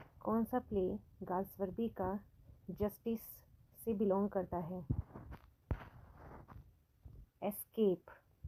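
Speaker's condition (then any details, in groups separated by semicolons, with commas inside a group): No condition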